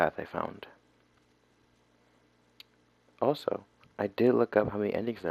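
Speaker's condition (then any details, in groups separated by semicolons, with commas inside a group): No condition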